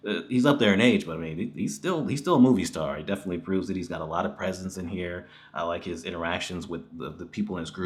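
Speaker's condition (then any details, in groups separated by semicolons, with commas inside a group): No condition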